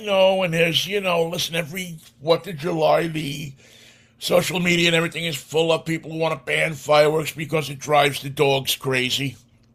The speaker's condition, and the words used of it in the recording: No condition.